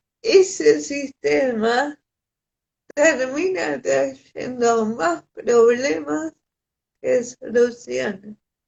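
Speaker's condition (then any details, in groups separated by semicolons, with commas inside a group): Cerebral palsy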